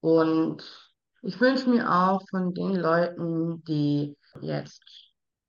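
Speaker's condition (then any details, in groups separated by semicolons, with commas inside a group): Down syndrome; BUK signing-supported communication used heavily in early childhood through family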